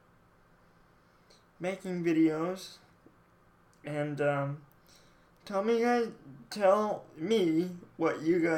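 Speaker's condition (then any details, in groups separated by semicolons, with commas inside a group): Cerebral palsy, mild; speech sometimes affected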